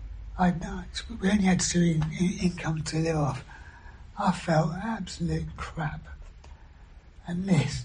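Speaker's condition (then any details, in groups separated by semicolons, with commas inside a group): Throat cancer surgery, vocal injections; injections now allow full sentences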